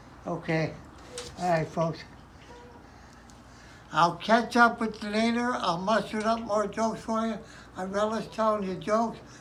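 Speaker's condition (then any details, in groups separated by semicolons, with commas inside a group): Parkinson's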